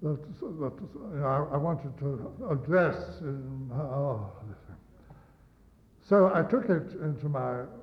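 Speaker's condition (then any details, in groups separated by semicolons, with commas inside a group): Stammer; lifelong stammer since age five, minor stroke 3.5 years ago affecting speech, face, Radcliffe Infirmary therapy; weekly breathing and voice work with Alexander Massey for about 1.75 years, Warnford Hospital stammer unit; gets stuck on blocked words, taught not to avoid difficult words, stroke affected speech a bit; repeated sounds, repeated words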